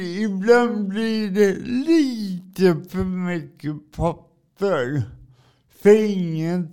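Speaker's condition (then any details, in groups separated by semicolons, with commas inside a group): Cerebral palsy; from birth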